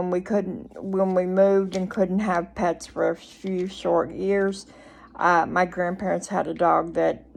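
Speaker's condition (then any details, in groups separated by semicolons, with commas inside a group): Cerebral palsy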